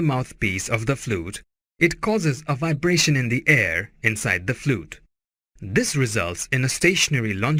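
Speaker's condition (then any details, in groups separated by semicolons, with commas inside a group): No condition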